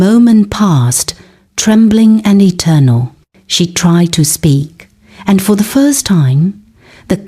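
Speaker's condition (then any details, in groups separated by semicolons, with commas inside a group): No condition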